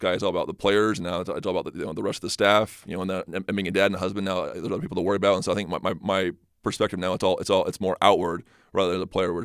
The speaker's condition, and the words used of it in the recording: Stuttering. I feel more confident, and when I'm more confident, I feel like I stutter less.